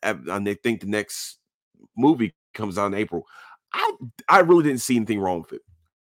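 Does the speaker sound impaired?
No.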